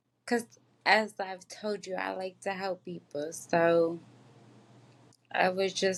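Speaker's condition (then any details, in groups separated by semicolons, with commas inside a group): Traumatic brain injury; accident, injury at age 24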